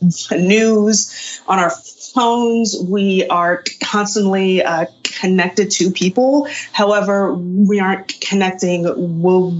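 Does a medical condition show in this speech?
Yes: stuttering; avoided talking to avoid stuttering, avoided saying own name around 24-25, later took up public speaking; here prolonged sounds.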